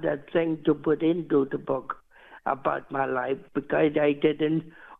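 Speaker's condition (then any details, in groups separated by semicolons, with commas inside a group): Cerebral palsy; walks independently, climbs stairs to top of Empire State Building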